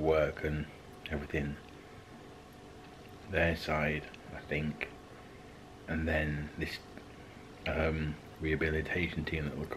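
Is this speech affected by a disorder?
No.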